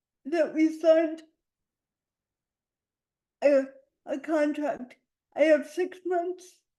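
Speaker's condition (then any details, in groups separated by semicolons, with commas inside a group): Quadriplegic cerebral palsy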